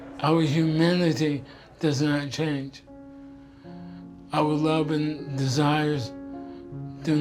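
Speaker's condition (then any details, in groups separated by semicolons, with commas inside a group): ALS; slurred speech early sign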